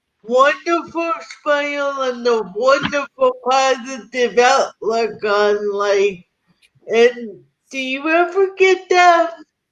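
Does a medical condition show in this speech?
Yes: cerebral palsy.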